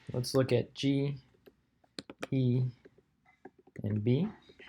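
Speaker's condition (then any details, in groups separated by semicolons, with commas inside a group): No condition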